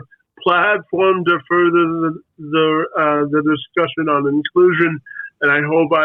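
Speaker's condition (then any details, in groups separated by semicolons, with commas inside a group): Spastic quadriplegic cerebral palsy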